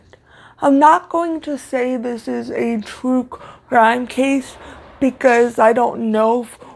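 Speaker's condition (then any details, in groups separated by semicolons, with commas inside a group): Cerebral palsy, severe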